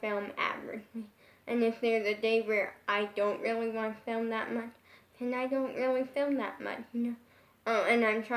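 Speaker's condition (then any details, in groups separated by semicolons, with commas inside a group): Brain injury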